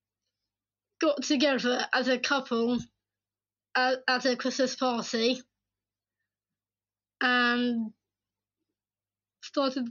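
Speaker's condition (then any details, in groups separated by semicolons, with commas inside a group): Down syndrome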